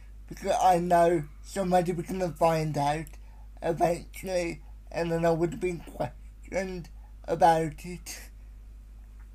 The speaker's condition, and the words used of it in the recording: Cerebral palsy. So even though I'm technically the worst type of cerebral palsy, I'm really lucky that I can communicate, because some people are not that lucky.